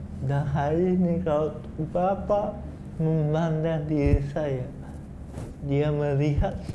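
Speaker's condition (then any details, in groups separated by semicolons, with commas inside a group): Cerebral palsy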